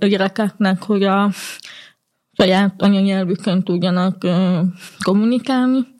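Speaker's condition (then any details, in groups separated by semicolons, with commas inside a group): Hearing impairment; colleague helps when not understanding in groups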